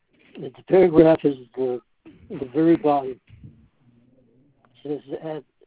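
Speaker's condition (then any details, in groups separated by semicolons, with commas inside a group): Parkinson's disease; asked to speak louder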